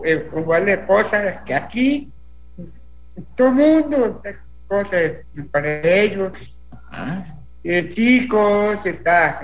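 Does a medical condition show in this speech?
Yes: Down syndrome.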